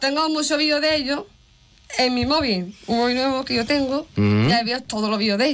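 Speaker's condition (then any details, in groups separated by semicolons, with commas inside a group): Down syndrome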